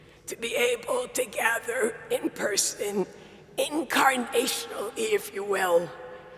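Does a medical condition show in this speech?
Yes: dysphonia; diagnosed dysphonia; not painful; compromised vocal ability, self-described sultry voice, still able to speak.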